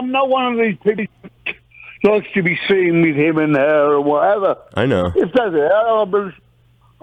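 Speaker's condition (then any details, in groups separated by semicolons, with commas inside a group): Parkinson's disease; long duration, mild case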